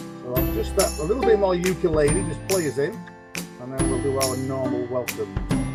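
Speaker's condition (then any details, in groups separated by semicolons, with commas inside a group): No condition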